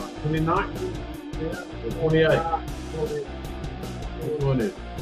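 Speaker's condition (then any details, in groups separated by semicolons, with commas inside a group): No condition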